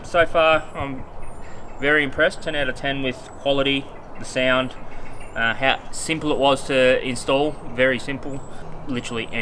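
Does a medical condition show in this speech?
No.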